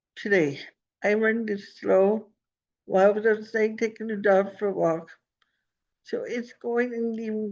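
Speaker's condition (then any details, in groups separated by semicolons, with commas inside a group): Cerebral palsy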